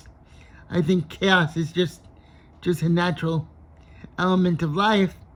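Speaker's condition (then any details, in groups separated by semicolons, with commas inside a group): Cerebral palsy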